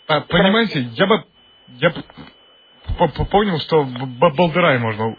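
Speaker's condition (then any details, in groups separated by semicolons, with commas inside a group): Stuttering; audible stutter in ordinary conversational speech during call; fluent when reciting verse or singing, sings Ukrainian song fluently; repeated sounds, blocks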